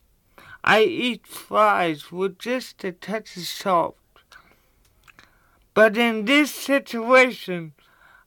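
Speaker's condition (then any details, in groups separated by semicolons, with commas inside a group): Cerebral palsy; cerebral palsy since childhood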